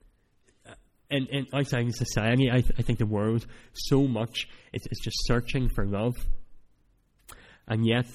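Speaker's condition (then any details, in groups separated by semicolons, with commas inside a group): Cleft palate; speech not that clear at times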